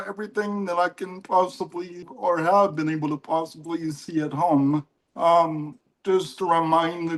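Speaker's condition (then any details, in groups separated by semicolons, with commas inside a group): Cerebral palsy; mild case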